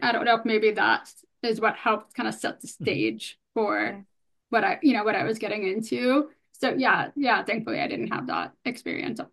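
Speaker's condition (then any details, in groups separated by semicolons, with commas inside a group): Hearing loss, bilateral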